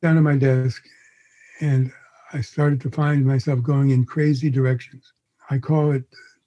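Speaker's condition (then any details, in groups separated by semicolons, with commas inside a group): Parkinson's disease; chief symptom torpor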